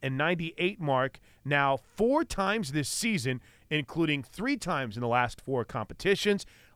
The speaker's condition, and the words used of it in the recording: None; typical speech.